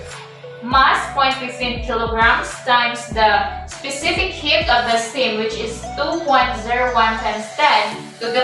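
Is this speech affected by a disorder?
No.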